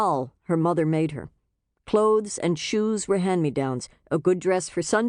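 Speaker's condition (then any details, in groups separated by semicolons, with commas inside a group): No condition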